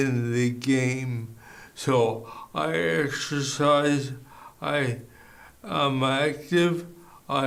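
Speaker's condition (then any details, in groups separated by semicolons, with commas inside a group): ALS; bulbar onset, slurred speech first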